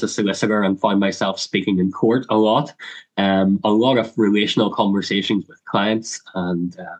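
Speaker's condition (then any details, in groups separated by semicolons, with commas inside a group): Cleft lip and palate; congenital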